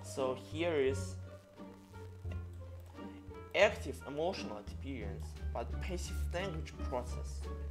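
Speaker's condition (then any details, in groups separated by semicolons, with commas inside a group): No condition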